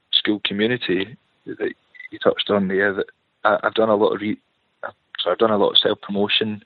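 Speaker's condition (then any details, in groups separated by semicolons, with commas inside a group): Stammer; severe stutter since at least school age, no cure; managed through Maguire program, peer-run by people who stutter, no professional speech therapists; stutters quite severely, uses Maguire program tools to control stutter, occasional blocks when teaching; repeated sounds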